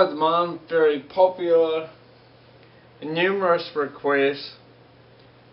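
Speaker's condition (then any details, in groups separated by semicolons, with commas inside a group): Multiple sclerosis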